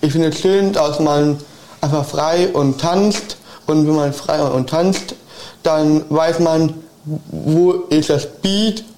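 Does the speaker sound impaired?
Yes: Down syndrome.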